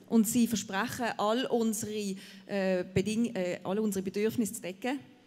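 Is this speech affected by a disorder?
No.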